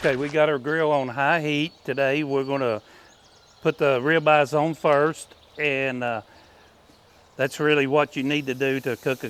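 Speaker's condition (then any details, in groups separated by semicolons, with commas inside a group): No condition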